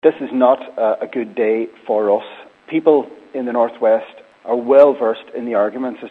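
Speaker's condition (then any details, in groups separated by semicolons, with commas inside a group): No condition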